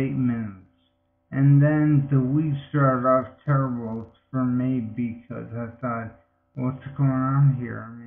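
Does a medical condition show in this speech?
Yes: multiple sclerosis.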